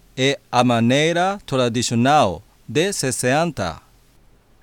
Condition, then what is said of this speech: None; typical speech.